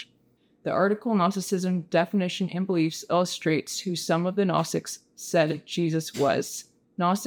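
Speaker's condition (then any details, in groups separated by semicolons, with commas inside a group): No condition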